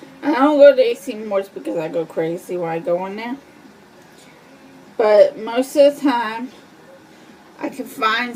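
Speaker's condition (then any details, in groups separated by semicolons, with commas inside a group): Cerebral palsy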